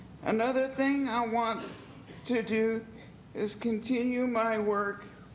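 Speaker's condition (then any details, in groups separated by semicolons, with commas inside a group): Cerebral palsy; physical limitations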